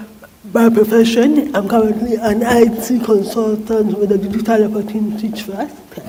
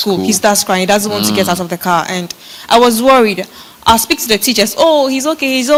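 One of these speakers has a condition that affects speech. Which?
The first: cerebral palsy; diagnosed at age one.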